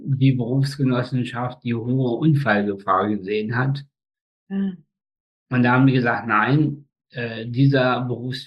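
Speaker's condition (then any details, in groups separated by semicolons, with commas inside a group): Spastic tetraparesis, spastic quadriplegia; birth injury, cord around neck, brain oxygen loss up to 15 minutes, four limbs, facial paralysis; speech control difficulties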